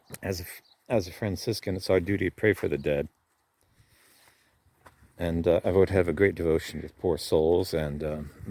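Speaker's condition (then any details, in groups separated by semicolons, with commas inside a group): No condition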